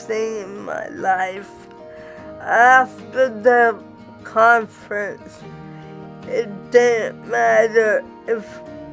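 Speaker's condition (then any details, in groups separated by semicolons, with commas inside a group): Cerebral palsy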